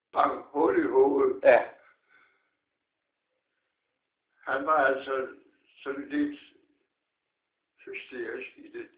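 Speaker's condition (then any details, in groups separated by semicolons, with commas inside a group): Parkinson's disease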